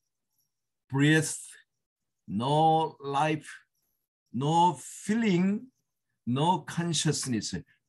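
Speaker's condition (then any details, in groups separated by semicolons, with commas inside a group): No condition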